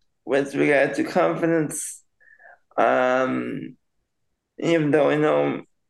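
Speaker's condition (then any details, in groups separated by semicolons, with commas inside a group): Cerebral palsy; very slightly delayed speech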